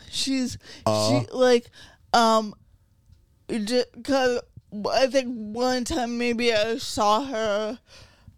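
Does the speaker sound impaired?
Yes: cerebral palsy.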